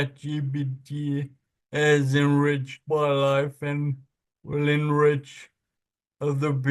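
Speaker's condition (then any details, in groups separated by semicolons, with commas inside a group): Friedreich's ataxia; neurodegenerative, affects mobility, balance, coordination, spasticity; speech impediment, speech not fully working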